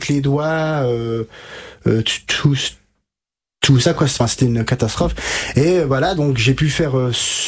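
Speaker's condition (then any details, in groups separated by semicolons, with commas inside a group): Stuttering; onset age 5 to 6, untreated, from about 20 several years therapy with Catherine Daubier, Nancy; age 33, about 28 years since onset, uses fluency techniques from stuttering therapy; blocks and repetitions now, from 5 to 20 could not say sentence without blocking, gestured fingers; repeated sounds, repeated words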